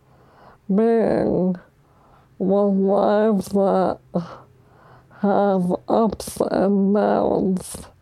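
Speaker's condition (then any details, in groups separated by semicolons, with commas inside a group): ALS; progressive, diagnosed at age 29, motorized wheelchair, almost fully paralyzed, can no longer type after fall; harder to understand, slow sentence production, mute when hurt, losing voice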